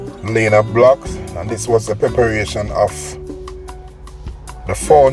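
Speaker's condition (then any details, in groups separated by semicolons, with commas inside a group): No condition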